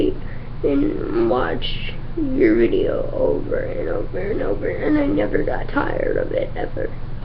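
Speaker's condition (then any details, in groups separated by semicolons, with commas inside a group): Cerebral palsy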